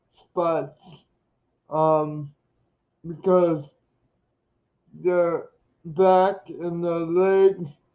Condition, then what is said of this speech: Cerebral palsy. A lot of people might notice that I talk not normal.